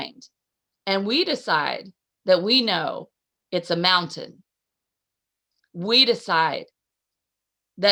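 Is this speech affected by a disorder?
No.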